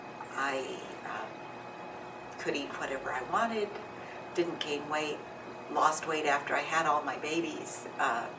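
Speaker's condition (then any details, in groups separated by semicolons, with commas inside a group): No condition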